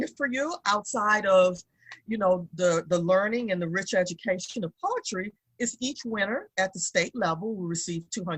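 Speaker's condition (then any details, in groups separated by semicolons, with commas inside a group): No condition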